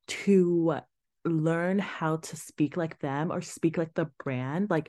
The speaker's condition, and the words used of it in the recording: Stuttering. I keep in my stuttering, like all that stuff, right?